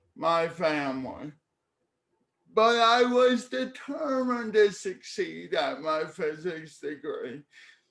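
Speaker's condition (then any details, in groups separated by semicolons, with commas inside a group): Cerebral palsy; speech therapy in childhood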